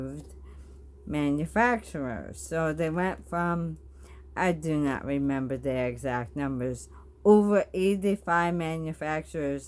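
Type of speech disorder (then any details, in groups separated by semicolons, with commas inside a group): Bulbar dysarthria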